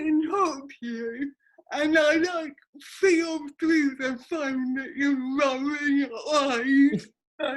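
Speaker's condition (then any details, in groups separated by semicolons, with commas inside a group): Cerebral palsy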